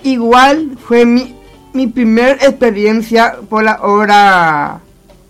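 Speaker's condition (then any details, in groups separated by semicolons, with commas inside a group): Down syndrome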